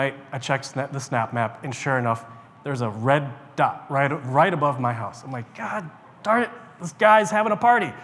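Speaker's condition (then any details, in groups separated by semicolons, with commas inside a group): No condition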